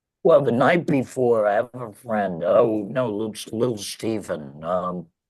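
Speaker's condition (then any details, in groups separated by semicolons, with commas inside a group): Laryngectomy; laryngectomy after throat cancer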